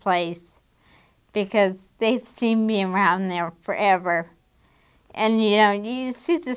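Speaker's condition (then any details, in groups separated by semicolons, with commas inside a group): Damaged diaphragm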